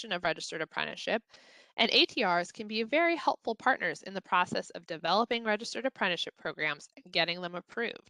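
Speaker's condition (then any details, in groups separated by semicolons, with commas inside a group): No condition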